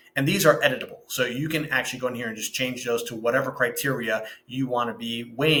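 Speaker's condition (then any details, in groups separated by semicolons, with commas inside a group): No condition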